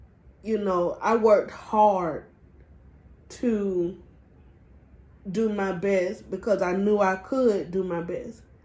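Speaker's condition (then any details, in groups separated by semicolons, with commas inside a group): Cerebral palsy; spastic diplegia, from birth, weak legs, crouched gait; diagnosed age three, walks only 10 to 15 minutes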